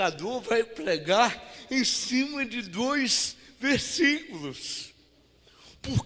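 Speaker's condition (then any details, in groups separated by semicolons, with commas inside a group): Cerebral palsy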